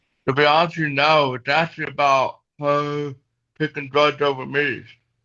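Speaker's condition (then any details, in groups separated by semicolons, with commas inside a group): Cerebral palsy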